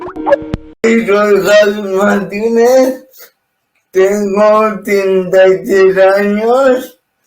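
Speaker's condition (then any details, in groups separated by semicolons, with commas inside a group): Cerebral palsy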